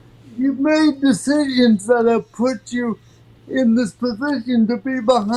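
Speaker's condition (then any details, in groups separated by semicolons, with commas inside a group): Cerebral palsy; from birth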